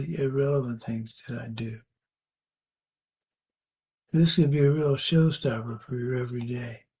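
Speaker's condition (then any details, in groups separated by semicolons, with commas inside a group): Parkinson's; age 73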